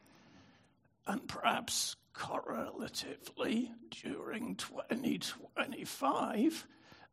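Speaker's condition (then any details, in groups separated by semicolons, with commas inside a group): Spasmodic dystonia; affected voice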